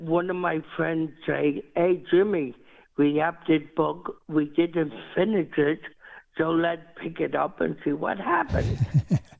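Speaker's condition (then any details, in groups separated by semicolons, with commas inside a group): Cerebral palsy; never expected to walk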